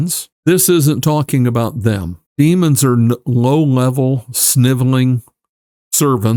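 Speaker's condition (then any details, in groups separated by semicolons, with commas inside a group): No condition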